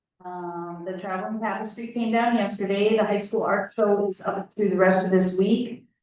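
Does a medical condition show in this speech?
No.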